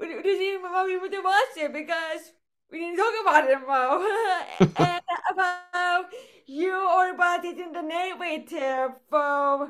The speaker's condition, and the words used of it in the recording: Cerebral palsy. And for me, besides my voice, my right side is weaker than the left.